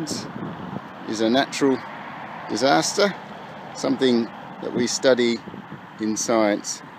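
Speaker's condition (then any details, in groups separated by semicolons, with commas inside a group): No condition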